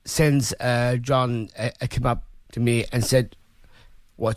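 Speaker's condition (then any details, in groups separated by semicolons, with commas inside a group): Down syndrome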